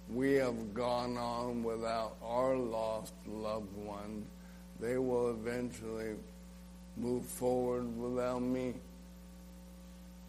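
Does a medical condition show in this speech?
Yes: ALS; slurred, slow speech, choking, spitting, swallowing problems.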